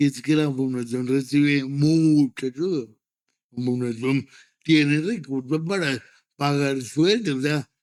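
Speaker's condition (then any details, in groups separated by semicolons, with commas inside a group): Cerebral palsy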